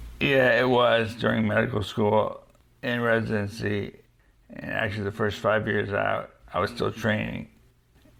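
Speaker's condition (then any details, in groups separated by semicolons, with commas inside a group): Young onset Parkinson's disease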